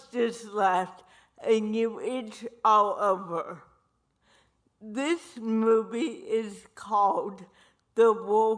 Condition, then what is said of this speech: Cerebral palsy. You have slurred speech and drool from time to time.